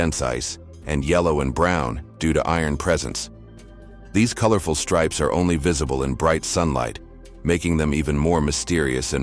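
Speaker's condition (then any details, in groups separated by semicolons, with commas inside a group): No condition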